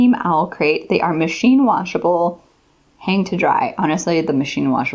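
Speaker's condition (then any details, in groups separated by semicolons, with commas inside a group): No condition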